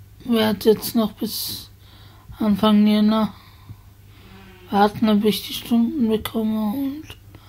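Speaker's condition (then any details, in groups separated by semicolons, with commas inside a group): Spasticity from birth; multiple sclerosis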